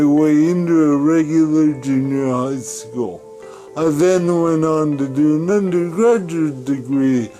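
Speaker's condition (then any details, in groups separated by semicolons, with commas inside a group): Cerebral palsy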